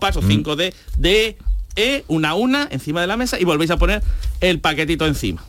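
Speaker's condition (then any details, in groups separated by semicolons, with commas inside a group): No condition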